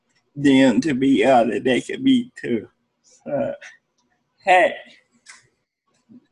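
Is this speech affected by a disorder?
Yes: cerebral palsy; therapists involved in upbringing.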